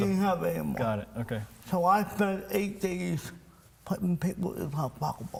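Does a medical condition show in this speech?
Yes: cerebral palsy; speech impairment.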